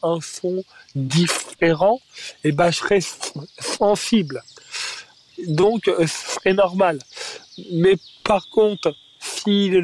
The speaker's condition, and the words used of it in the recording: Stuttering. Oui, j'ai bafouillé. C'est pas grave.